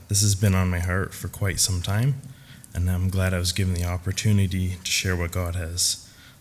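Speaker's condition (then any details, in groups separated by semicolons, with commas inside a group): No condition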